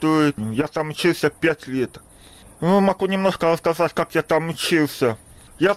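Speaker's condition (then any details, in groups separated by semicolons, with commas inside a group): Deafness; congenital deafness, reads lips, attended school for deaf, no hearing aid worn in childhood; able to speak despite poor hearing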